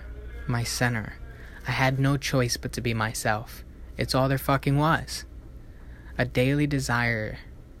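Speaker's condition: No condition

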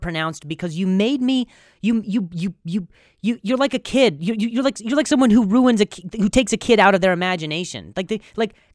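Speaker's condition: Stutter; speech coaches, practices control before shows; much improved, still stutters; very severe at first, hit himself in frustration; repeated sounds, repeated words

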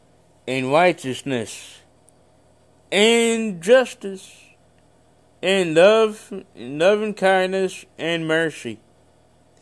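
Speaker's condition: Cerebral palsy; congenital cerebral palsy

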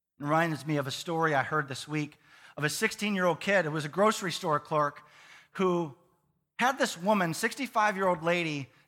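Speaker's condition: No condition

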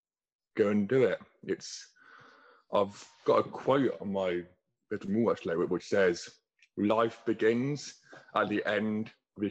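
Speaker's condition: Stutter; attends Heart of England Toastmasters public speaking club to work on stutter, giving frequent speeches; speech improved markedly since joining Toastmasters, more confident speaking; blocks

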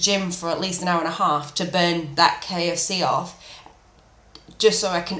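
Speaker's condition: No condition

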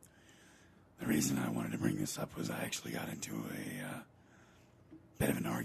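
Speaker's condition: Paralyzed vocal cord; Non-Hodgkin lymphoma behind tonsil, tonsil removed, few months of chemotherapy; cancer-free after few months of chemotherapy, voice changed; says sounds like Batman

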